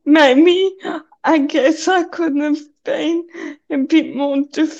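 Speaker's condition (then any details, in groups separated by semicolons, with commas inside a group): Cerebral palsy; needs hand to hold on steep stairs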